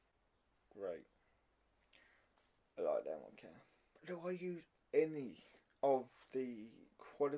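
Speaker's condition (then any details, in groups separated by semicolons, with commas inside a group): Cerebral palsy; mild, affects muscles and speech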